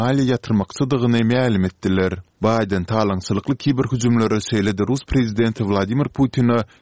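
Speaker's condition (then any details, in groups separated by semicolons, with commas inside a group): No condition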